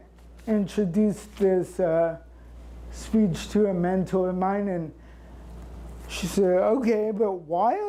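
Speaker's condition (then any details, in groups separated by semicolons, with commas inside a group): Cerebral palsy; since birth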